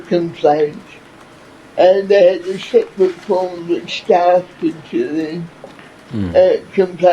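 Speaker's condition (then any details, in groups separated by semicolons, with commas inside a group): Cerebral palsy; from birth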